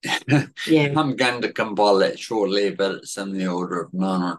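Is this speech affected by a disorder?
Yes: cerebellar atrophy, genetic; speech affected, worse with tiredness or stress, worse today than usual.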